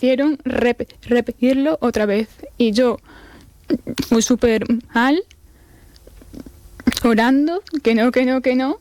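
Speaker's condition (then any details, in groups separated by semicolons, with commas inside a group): Stuttering; childhood stuttering persisting into adolescence, therapy around ages 10-12, told at 12 nothing more could be done; young woman; avoided speaking as child, worse in adolescence with more exposure; repeated sounds, prolonged sounds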